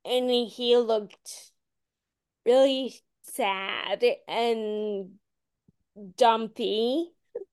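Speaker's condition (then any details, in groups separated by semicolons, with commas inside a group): Friedreich's ataxia; walking difficulty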